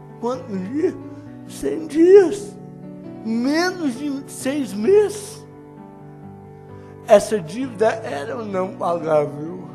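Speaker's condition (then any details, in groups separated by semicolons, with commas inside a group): Cerebral palsy; no speech as child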